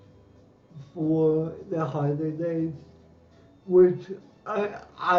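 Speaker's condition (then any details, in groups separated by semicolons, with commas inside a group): Cerebral palsy; lifelong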